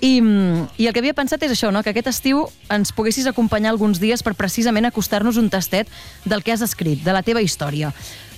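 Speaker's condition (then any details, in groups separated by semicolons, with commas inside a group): No condition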